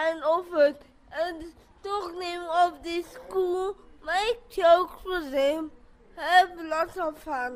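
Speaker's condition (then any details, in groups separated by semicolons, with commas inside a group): Cerebral palsy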